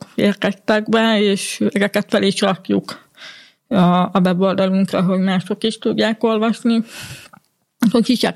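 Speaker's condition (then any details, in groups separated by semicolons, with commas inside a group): Hearing impairment; grew up hearing-impaired in mainstream integration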